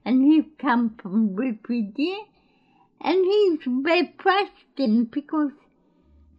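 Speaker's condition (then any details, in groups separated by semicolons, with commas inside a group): Cerebral palsy; born in Greece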